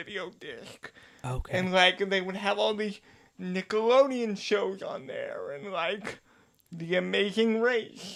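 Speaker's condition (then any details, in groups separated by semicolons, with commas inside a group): Cerebral palsy; diagnosed age two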